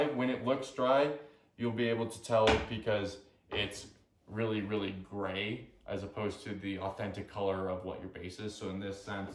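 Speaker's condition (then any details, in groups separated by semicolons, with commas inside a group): No condition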